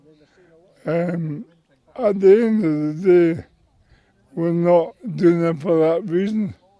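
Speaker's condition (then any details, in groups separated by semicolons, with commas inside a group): MND; about 4.5 years since diagnosis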